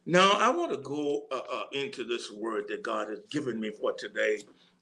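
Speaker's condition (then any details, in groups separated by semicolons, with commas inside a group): No condition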